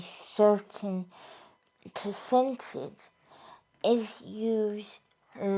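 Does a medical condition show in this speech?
Yes: cerebral palsy.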